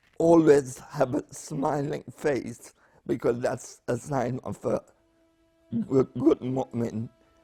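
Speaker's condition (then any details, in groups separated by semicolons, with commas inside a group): Spastic paraplegia with essential tremor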